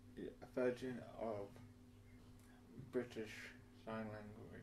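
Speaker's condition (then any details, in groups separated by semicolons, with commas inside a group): Mild cerebral palsy; mild, affects muscles and speech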